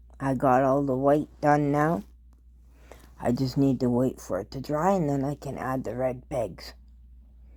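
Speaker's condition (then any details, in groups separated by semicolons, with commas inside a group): Cerebral palsy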